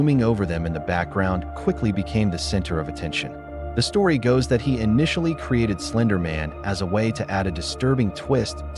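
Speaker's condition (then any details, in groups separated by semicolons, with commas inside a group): No condition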